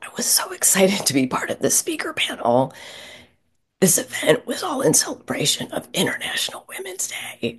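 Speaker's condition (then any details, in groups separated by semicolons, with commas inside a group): Spasmodic dysphonia; Vocal therapy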